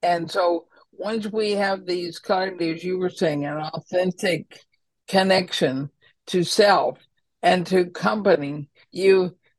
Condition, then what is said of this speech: ALS (motor neuron disease). I did want to mention that I have ALS because I speak with a slur now, which is one